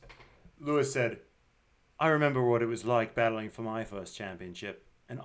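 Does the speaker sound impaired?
No.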